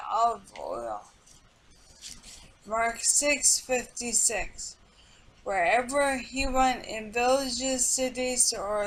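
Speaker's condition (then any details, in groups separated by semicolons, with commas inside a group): Multiple sclerosis; speech affected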